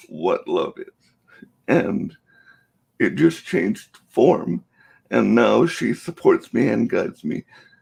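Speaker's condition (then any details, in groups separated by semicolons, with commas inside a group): Cerebral palsy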